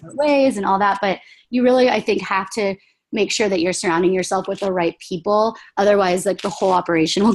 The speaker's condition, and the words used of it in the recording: None; typical speech.